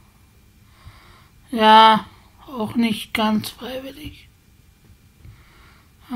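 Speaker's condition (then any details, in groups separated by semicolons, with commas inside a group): Spasticity from birth; multiple sclerosis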